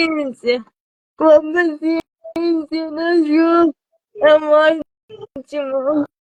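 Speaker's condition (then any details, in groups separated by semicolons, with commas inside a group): Cerebral palsy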